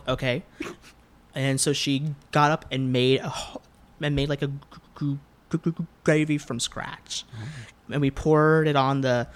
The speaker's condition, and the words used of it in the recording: Stuttering. But varying degrees of being anxious, nervous, what have you, can make it worse, right?